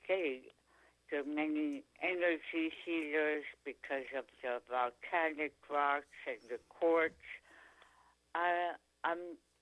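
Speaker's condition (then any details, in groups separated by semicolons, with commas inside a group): Tongue cancer; stage 4 tongue cancer, chronic sore throat, 3/4 tongue removed by dr. Oxford, second surgery; speaking and eating again after surgery; after surgery could not speak or swallow, feeding tube, now speaks pretty clearly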